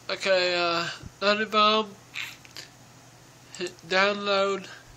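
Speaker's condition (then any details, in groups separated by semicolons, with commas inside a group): Cerebral palsy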